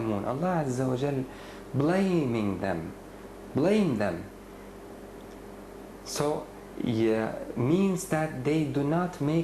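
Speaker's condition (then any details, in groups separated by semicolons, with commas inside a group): No condition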